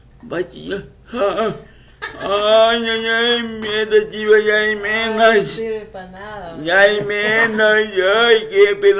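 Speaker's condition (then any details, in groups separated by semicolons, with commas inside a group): Cerebral palsy; speech affected by condition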